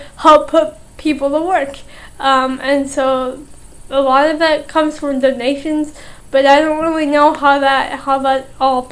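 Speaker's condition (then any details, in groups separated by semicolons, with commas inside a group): Cerebral palsy, mild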